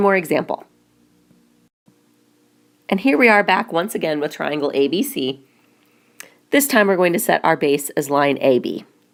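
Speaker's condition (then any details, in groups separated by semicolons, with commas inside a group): No condition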